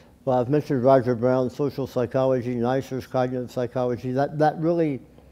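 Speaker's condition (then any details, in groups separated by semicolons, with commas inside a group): Tongue cancer surgery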